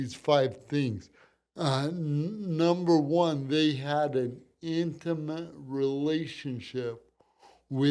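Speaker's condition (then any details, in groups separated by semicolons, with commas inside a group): Cerebral palsy; from birth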